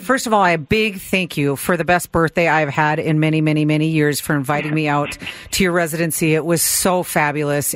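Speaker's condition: No condition

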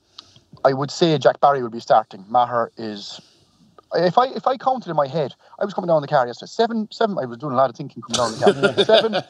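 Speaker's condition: No condition

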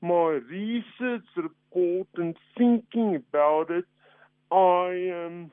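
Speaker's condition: Cerebral palsy; affects speed of communication

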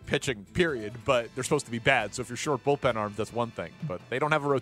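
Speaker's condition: No condition

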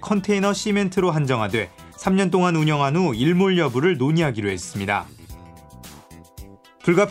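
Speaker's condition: No condition

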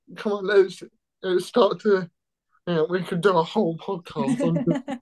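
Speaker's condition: Cerebral palsy

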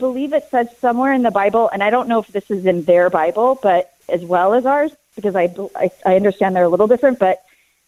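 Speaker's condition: No condition

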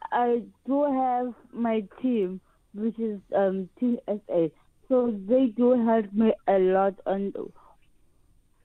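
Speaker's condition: Cerebral palsy; surfs with helper pushing into wave, rides wave to end

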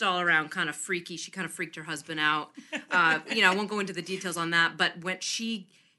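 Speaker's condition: No condition

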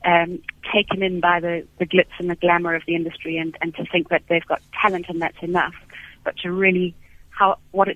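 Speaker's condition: No condition

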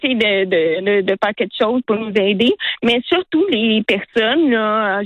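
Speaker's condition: Hearing loss; hard of hearing, relies on lip reading

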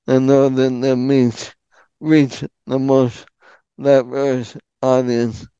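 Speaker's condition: ALS; frequent hesitation fillers

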